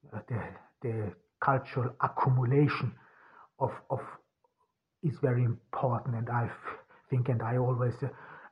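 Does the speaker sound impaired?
Yes: stuttering; voice distorted after surviving gas attacks; unscripted podcast speech in English as non-native speaker; singing voice raw, scratchy and very deep, no voice enhancers; here repeated sounds, repeated words.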